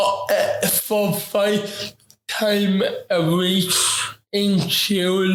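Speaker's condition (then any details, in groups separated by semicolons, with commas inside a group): Ataxic cerebral palsy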